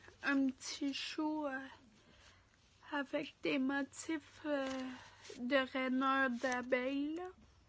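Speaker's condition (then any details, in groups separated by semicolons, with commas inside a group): Ataxia; degenerative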